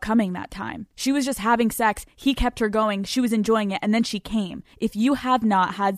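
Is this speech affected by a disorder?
No.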